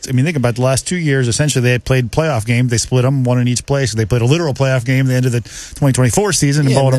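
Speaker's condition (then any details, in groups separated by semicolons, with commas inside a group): No condition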